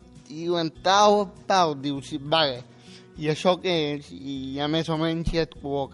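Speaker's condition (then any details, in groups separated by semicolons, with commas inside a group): Spastic quadriplegic cerebral palsy; age 18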